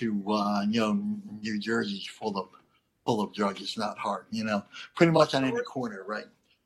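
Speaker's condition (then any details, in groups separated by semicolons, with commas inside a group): Cleft lip and palate; not fully formed at birth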